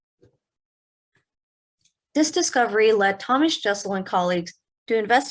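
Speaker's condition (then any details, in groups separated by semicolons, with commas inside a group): No condition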